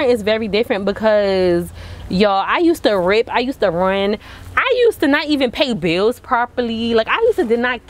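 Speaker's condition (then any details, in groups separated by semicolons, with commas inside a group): No condition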